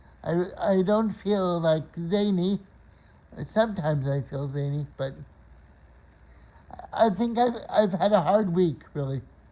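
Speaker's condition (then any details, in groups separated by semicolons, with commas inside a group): Cerebral palsy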